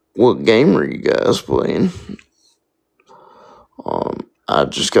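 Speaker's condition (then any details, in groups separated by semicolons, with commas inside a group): Spastic quadriplegic cerebral palsy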